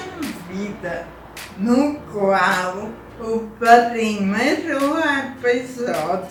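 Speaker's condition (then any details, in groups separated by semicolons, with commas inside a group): Cerebral palsy; lack of oxygen at birth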